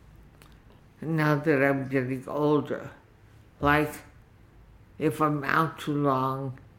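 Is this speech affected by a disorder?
Yes: dysarthria after stroke; stroke in early 40s, limping at onset, initially unable to talk, used communication board, regained speech; right arm good, mild ataxia hardly noticeable, slight shaking, formerly marked shaking; slow speech, affects tongue, intermittent.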